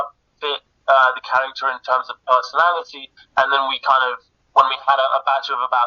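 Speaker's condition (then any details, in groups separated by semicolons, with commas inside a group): No condition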